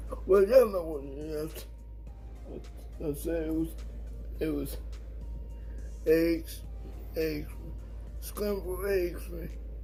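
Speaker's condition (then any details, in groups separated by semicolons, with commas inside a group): Cerebral palsy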